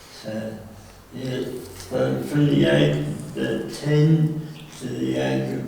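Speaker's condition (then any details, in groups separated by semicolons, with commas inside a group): Cerebral palsy; present since birth; nearly six decades, recent operations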